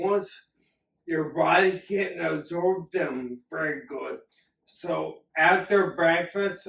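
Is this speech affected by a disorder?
Yes: acquired ataxia.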